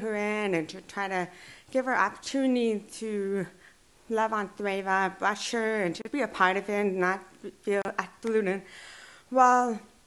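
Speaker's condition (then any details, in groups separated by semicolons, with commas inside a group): Deaf and hard of hearing; since childhood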